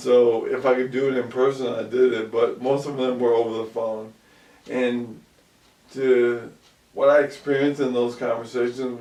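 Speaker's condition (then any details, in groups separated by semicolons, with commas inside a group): ALS; about 2 years since onset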